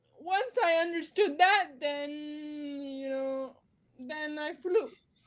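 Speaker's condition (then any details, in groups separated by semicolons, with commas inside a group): Cerebral palsy; spasticity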